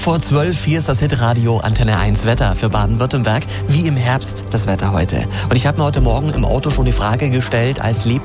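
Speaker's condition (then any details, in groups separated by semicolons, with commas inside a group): No condition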